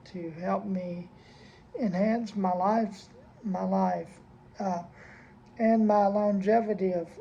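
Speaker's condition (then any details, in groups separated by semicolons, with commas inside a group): Cerebral palsy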